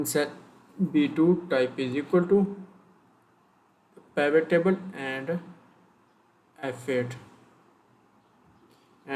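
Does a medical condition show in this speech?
No.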